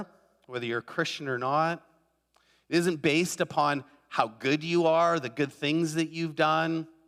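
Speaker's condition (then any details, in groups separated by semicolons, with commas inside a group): No condition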